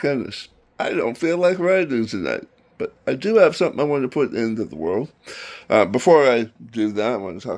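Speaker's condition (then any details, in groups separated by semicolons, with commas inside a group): Tongue cancer surgery, tongue graft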